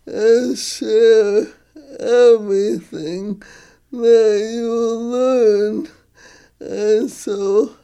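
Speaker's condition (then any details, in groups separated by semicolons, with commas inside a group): ALS; talking more difficult, facial muscles weaker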